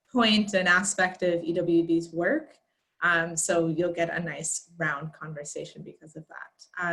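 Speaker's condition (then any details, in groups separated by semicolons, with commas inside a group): No condition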